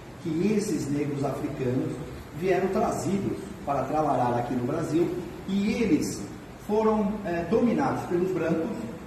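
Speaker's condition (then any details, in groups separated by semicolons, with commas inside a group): No condition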